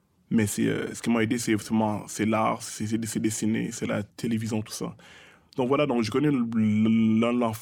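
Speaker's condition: Stuttering; childhood-onset stuttering, thought autistic as young child, spoke Creole, English and French mixed, fluent when rapping since teens; stuttering noticeable during this interview, as he points out himself, audible repetitions; stutters in conversation, strings syllables together very fast without stopping or tripping; repeated sounds, repeated words

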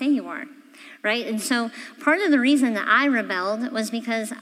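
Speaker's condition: Cleft palate; congenital

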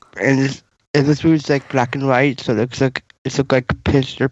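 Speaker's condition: Down syndrome

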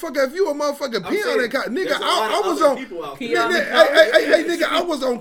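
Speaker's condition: No condition

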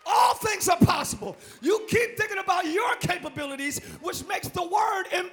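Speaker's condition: No condition

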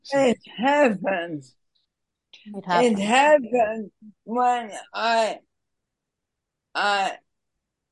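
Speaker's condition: Worsening speech; symptoms feel dense

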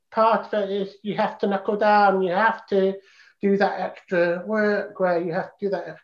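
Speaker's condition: Profound deafness, congenital profound deafness; hears speech sounds better with implant, combines lip reading and listening, needs video, not phone

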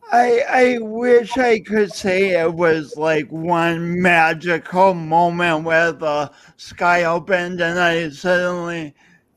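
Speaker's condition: Speech impediment; oxygen supply from mother kinked

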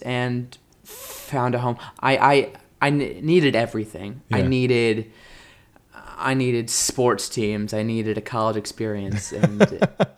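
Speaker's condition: Stuttering; no longer uses fluency techniques, stutters openly including in acting; fluent when singing, formerly word switching and circumlocution, hiding caused tension and struggle; repeated words, blocks

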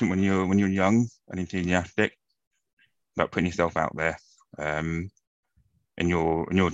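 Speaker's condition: Profound deafness, acquired from meningitis; profound deafness from meningitis at age 1.5, hearing aids in childhood, later cochlear implant with rehabilitation

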